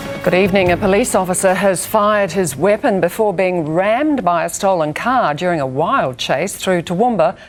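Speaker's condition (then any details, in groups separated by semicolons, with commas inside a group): No condition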